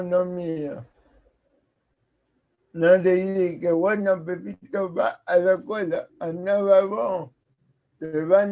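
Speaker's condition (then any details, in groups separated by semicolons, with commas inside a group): Cerebral palsy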